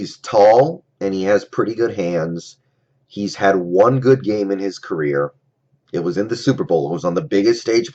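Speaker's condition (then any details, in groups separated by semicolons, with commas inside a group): No condition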